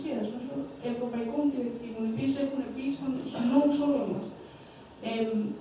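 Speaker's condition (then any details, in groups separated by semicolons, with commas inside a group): No condition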